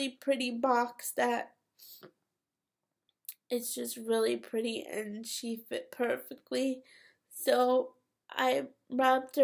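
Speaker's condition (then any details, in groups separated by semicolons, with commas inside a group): Cerebral palsy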